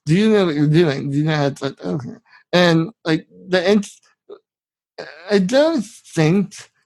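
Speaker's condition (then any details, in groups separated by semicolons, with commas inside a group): Spinal muscular atrophy; genetic, from birth; needs physical assistance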